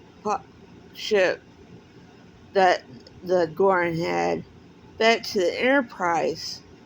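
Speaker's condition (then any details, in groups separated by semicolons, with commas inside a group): Cerebral palsy; speaks differently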